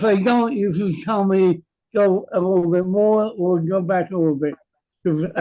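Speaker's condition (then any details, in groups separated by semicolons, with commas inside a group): Cerebral palsy; present from birth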